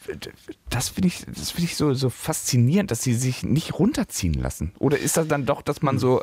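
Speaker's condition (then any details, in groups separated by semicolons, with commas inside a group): No condition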